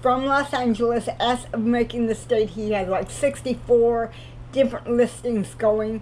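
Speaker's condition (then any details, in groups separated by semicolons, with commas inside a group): Cerebral palsy; cannot walk, crawls to get around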